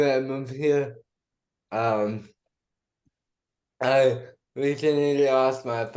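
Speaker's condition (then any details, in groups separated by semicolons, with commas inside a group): Cerebral palsy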